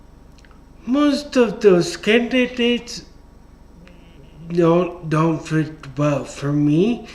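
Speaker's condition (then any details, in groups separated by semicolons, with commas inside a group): Traumatic brain injury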